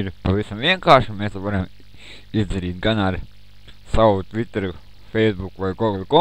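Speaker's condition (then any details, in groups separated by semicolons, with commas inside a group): Cerebral palsy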